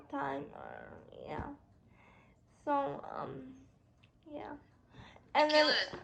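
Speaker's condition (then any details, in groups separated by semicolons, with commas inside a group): Cerebral palsy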